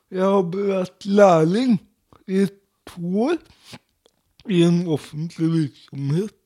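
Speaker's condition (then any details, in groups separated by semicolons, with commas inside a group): Cerebral palsy; often mistaken for being drunk even when sober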